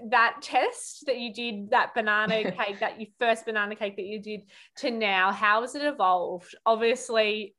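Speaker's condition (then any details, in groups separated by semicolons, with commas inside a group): No condition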